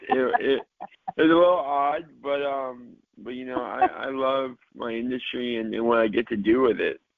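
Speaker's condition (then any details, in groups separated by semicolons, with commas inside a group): Cerebral palsy, mild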